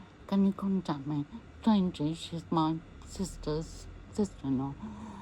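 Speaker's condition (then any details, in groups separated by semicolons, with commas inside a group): MND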